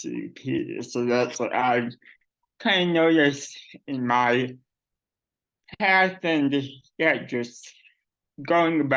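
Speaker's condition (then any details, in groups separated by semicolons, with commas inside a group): Cerebral palsy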